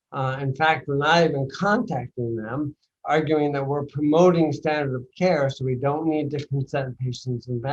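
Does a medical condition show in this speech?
Yes: bulbar onset ALS, mild; speech affected, sounds slightly drunk.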